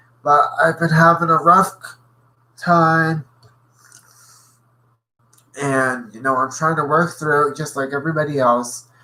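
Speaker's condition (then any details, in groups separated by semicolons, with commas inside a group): Cerebral palsy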